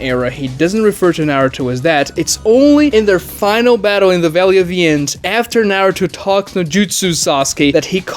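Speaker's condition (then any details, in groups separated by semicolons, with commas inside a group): No condition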